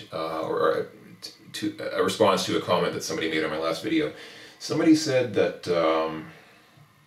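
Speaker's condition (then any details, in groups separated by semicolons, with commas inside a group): No condition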